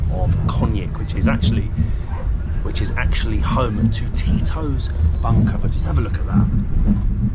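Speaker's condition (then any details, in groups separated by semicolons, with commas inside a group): No condition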